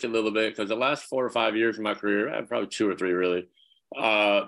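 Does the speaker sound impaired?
Yes: cleft palate; congenital, severe, nose and upper lip a bubble, teeth or nose, many surgeries; speech impediment growing up, speech therapy all through school.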